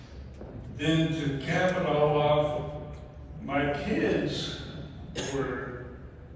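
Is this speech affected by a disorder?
Yes: ALS; mainly right side and both legs.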